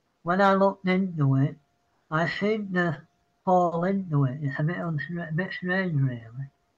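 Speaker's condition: Parkinson's; citing Parkinson's

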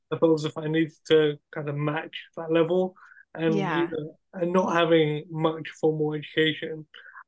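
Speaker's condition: Cerebral palsy; wheelchair user

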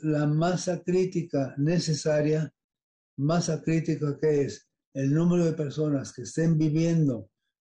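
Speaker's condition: Parkinson's disease; no tremor

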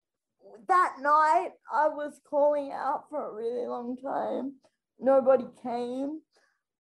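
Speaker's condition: Spastic quadriplegic cerebral palsy; from being born three months premature, full-time electric wheelchair user

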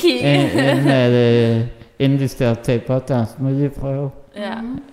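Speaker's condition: Muscular dystrophy (muskelsvind); recessive

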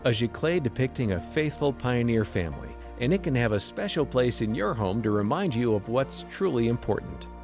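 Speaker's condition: No condition

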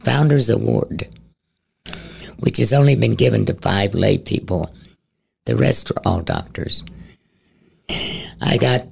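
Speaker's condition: Head and neck cancer; stage 4 cancer into voice box from acid reflux, 36 throat radiations, chemotherapy at Gunderson; voice a little scratchy, never needed shots to swallow during chemotherapy

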